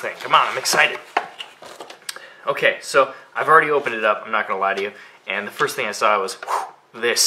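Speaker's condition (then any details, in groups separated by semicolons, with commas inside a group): No condition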